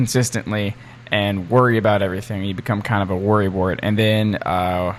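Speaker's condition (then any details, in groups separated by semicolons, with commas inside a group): No condition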